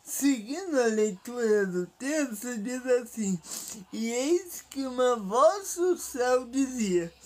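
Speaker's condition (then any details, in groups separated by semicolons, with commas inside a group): Paralysis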